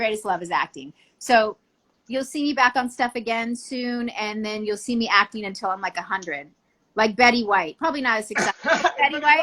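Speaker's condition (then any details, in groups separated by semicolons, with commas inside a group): No condition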